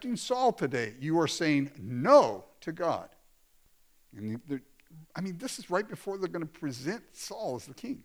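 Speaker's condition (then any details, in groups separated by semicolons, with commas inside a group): No condition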